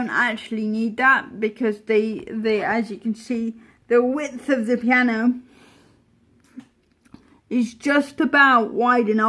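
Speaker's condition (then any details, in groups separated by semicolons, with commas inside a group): Cerebral palsy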